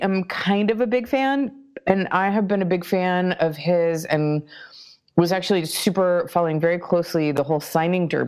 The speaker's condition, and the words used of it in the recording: No condition.